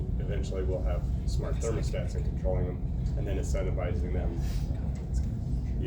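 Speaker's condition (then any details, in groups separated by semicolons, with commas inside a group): No condition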